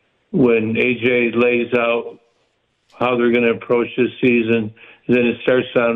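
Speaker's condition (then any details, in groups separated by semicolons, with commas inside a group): Parkinson's; stays active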